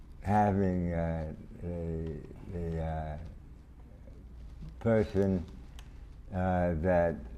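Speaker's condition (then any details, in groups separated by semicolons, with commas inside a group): Parkinson's disease; voice changes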